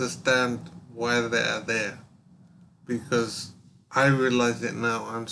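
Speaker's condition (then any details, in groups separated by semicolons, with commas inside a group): Brain injury; severe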